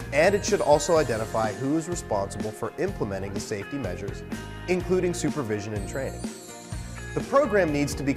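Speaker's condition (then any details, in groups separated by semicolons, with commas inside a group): No condition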